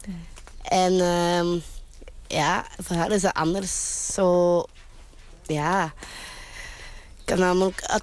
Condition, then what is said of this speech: Down syndrome. En daarmee heb ik soms een beetje last van mijn stem.